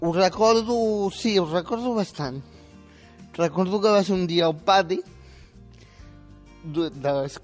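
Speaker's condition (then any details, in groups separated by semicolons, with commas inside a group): Spastic quadriplegic cerebral palsy; age 18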